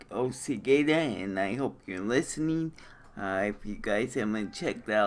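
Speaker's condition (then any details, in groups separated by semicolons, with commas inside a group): Cerebral palsy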